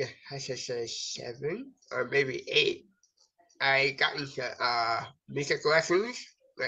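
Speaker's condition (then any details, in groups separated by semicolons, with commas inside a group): Cerebral palsy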